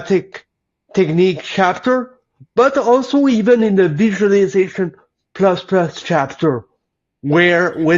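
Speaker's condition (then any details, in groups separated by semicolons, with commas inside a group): Cerebral palsy; lifelong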